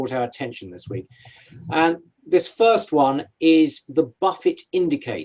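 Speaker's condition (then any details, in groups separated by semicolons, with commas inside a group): No condition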